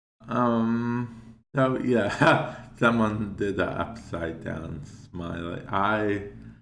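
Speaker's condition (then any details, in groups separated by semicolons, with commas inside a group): Cerebral palsy; affects speech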